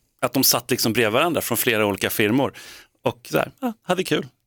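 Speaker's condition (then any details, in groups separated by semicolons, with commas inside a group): No condition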